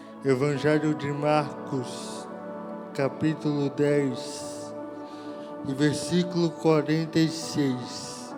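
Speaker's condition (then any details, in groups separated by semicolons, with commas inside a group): Cerebral palsy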